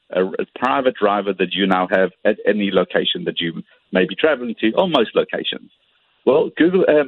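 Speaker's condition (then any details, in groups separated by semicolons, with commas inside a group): No condition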